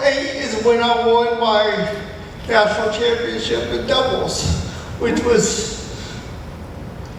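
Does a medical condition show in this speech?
Yes: cerebral palsy.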